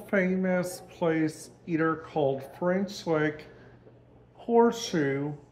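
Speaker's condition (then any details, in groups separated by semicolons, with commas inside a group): No condition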